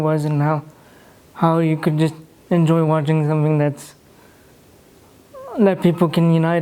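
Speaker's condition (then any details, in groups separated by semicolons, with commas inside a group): Cerebral palsy; no speech therapy, some words hard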